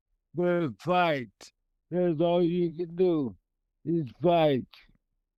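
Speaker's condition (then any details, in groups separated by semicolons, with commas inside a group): Multiple sclerosis; left side badly affected, esophagus affected; power chair, on disease-modifying infusion, home physical therapy; speech affected, much improved from barely speaking, solids hard to swallow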